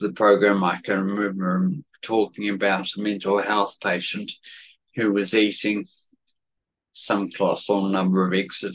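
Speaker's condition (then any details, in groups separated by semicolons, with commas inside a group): Cerebellar atrophy, genetic; speech affected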